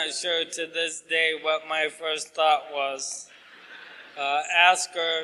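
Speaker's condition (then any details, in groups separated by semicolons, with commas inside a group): ALS; asked to talk slower, clearer, losing voice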